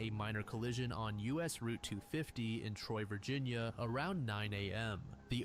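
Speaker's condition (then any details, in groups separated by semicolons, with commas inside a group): No condition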